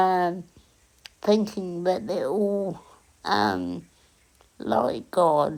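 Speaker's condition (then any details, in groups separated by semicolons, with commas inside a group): Cerebral palsy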